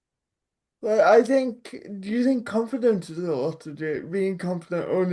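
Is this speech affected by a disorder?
Yes: cerebral palsy; swallowing changed recently, rebuilding.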